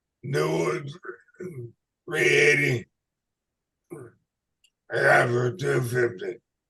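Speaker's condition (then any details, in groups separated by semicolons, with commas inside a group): ALS/MND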